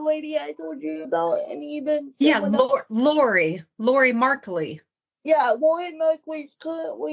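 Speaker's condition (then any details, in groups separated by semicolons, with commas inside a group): Cerebral palsy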